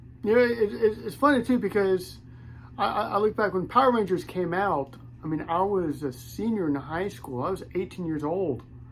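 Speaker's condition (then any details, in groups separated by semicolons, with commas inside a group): No condition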